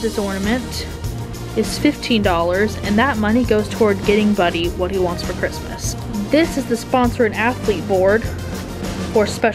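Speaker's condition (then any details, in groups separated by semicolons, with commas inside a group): No condition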